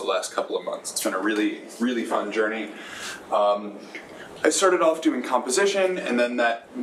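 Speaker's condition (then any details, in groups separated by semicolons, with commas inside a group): No condition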